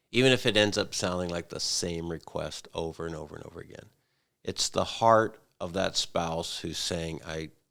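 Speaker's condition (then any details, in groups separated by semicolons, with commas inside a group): No condition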